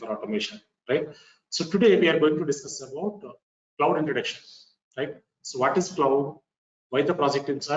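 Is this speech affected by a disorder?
No.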